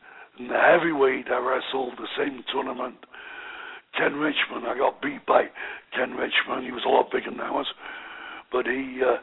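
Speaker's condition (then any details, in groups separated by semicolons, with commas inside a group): Voice box damage after neck operation; may be hard to understand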